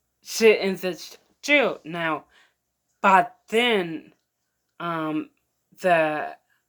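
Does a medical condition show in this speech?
Yes: mild cerebral palsy.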